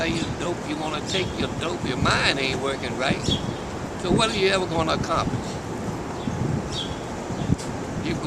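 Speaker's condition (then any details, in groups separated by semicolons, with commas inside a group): No condition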